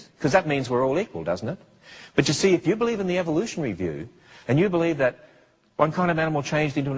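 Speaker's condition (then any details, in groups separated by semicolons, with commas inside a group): No condition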